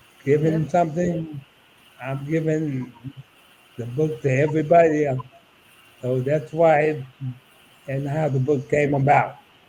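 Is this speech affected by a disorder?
Yes: ALS; about eight years since diagnosis.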